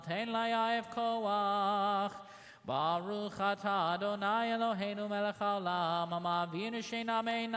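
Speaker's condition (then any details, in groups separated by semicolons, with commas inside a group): No condition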